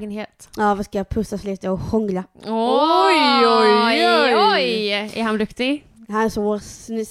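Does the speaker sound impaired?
Yes: Down syndrome; congenital, extra chromosome, 47 instead of 46, recognised about two hours after birth; age 22, nearly 23.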